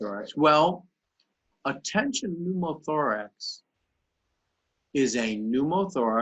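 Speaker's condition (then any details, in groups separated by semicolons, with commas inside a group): No condition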